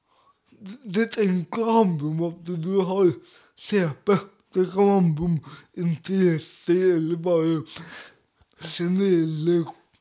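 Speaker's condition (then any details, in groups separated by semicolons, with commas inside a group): Cerebral palsy; speech difficulties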